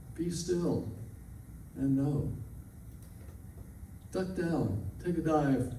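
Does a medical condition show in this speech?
No.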